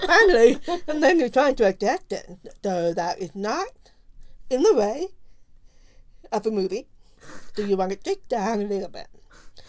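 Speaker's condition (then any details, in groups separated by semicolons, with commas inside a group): Profound deafness; profound deafness left ear, total deafness right ear, diagnosed at age 3, no cochlear implant; wears hearing aid which helps, relies on lip-reading to understand, sits in front row; learned to speak and lip-read in oral pre-preschool, mainstreamed, little ASL now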